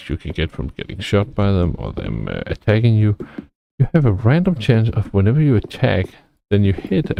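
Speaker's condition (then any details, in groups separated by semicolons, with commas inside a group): No condition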